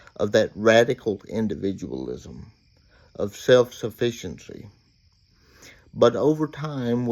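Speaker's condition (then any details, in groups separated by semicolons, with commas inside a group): Cerebral palsy; reports speaking clearly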